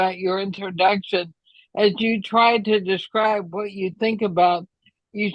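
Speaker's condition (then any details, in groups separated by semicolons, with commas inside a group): ALS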